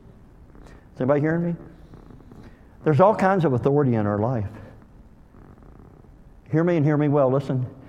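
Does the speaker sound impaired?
Yes: cleft lip and palate; speech hard for others to understand in youth.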